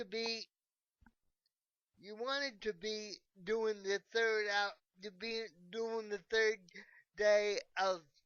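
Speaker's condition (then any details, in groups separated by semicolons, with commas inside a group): Cerebral palsy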